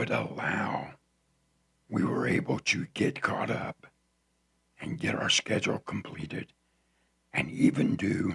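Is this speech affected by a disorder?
Yes: throat cancer; tracheostomy tube.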